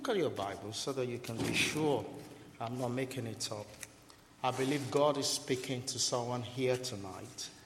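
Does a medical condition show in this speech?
No.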